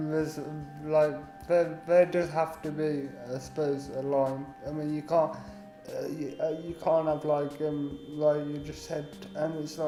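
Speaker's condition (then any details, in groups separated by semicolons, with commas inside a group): Quadriplegic cerebral palsy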